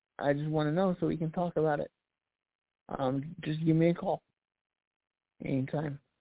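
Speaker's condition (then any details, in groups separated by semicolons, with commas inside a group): Cerebral palsy; past challenges speaking up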